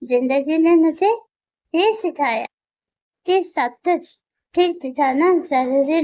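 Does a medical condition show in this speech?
Yes: muscular dystrophy; wheelchair user.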